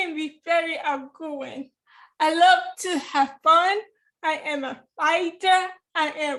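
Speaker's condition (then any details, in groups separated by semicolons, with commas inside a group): Cerebral palsy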